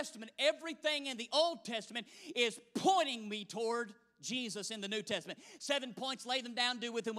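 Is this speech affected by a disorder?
No.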